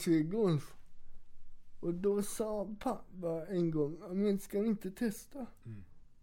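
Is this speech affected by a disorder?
Yes: cerebral palsy; wheelchair user, has two wheelchairs, once walked ten kilometres in one day without wheelchair.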